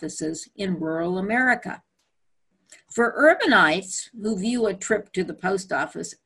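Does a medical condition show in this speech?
No.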